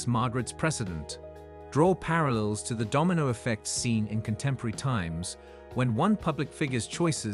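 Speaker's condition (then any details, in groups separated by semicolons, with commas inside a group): No condition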